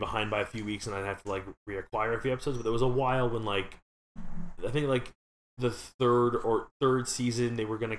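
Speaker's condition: No condition

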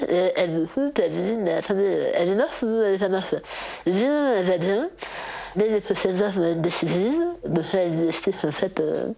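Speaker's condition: Total glossectomy; eats everything perfectly again

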